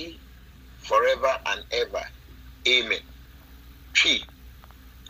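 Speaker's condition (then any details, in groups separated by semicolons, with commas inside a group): No condition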